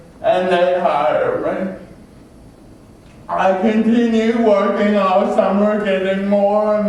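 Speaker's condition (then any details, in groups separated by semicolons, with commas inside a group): Cerebral palsy; much childhood speech therapy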